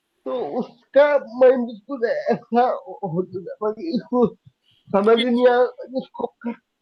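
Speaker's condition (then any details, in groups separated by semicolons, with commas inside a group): Cerebral palsy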